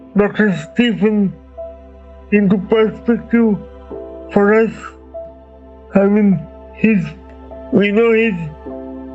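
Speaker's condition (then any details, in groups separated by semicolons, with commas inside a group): Cerebral palsy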